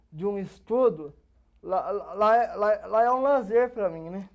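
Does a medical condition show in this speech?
Yes: cerebral palsy; age 27.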